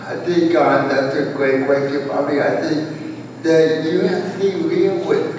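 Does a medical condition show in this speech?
Yes: cerebral palsy, spastic quadriplegia.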